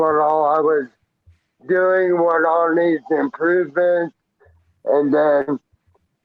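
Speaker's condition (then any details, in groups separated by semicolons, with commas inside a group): Traumatic brain injury; hit by car as pedestrian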